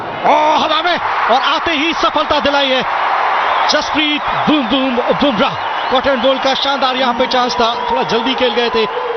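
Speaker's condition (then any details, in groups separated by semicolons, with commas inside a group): No condition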